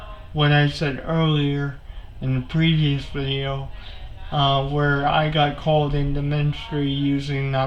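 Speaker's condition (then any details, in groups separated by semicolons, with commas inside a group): Cerebral palsy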